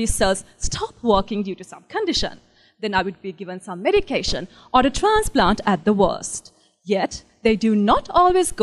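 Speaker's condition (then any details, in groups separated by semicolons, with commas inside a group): No condition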